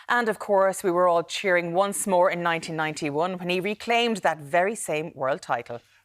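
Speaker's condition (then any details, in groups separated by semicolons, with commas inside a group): No condition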